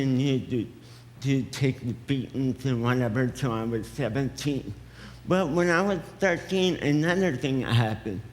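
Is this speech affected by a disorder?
Yes: cerebral palsy; affects speech.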